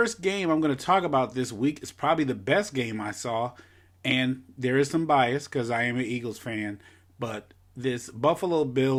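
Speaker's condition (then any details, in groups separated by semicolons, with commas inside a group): No condition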